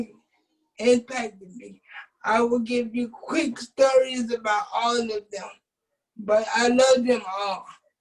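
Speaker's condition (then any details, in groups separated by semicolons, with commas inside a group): Cerebral palsy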